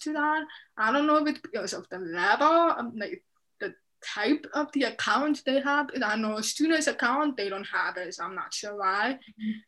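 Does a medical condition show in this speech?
Yes: deafness, profound, severe; speech therapy for speaking and listening in deaf and hard of hearing program.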